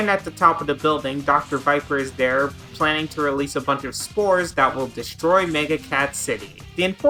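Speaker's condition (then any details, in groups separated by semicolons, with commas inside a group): No condition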